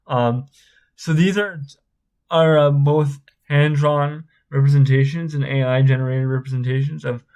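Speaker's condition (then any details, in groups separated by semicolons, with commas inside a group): Spastic cerebral palsy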